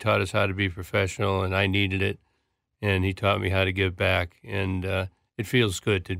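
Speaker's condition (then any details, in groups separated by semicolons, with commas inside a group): Parkinson's disease; left hand clutching about eight years before diagnosis, diagnosed within 2 days via friend Peter Secchia, Grand Rapids; speech tough, speech therapy with ahs before going on air, big and loud voice training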